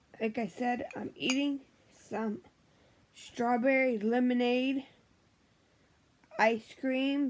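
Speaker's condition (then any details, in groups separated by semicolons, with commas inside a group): Brain injury; memory problems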